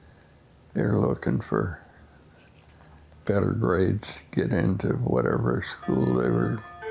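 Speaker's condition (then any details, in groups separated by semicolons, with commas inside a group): Essential tremor; lifelong tremor, deep brain stimulation implant; worsened with age, also Parkinson's, on levodopa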